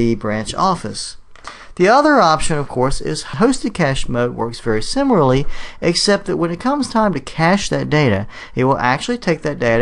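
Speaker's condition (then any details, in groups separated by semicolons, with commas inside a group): No condition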